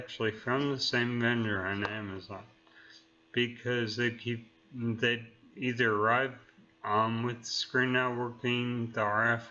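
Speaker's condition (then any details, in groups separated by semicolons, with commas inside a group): Neurological disease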